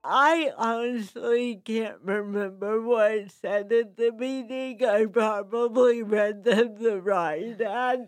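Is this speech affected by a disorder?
Yes: cerebral palsy with speech impediment; speaks and moves strangely.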